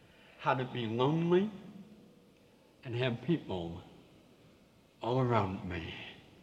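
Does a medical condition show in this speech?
Yes: severe cleft palate with lisp; congenital.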